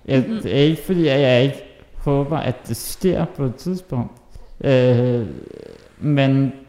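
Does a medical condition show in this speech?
Yes: muscular dystrophy (muskelsvind); hereditary.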